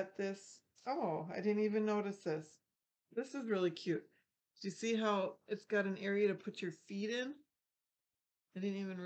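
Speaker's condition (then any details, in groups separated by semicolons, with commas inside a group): No condition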